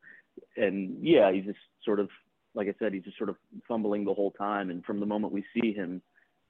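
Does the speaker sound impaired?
No.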